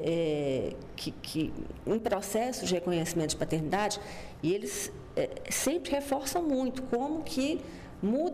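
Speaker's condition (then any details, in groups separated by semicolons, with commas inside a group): No condition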